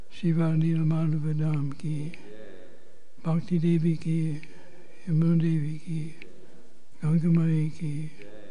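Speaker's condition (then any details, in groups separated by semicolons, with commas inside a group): Parkinson's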